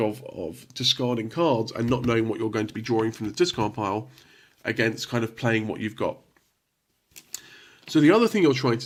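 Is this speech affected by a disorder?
No.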